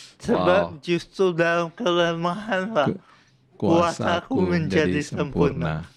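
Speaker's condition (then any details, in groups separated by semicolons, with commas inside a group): Cerebral palsy; from birth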